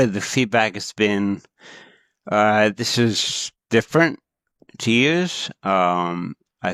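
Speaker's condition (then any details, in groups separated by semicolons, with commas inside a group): Cerebral palsy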